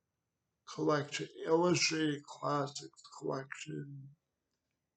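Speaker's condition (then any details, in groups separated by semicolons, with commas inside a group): Cerebral palsy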